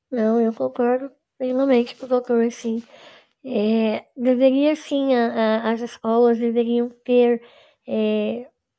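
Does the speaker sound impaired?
Yes: cleft lip and palate; missing teeth, awaiting dental implants.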